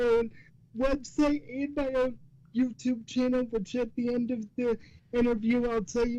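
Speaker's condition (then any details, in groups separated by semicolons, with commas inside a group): Cerebral palsy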